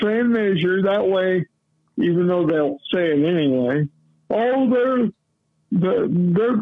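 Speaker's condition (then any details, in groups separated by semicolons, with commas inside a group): Cerebral palsy; lifelong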